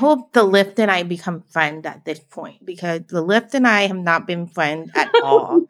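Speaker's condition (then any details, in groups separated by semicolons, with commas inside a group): Deafblind, born deaf; narrowed visual field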